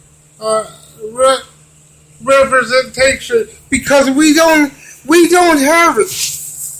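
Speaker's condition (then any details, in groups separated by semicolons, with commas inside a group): Cerebral palsy; wheelchair user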